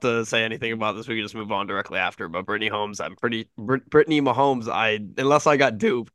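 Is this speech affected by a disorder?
No.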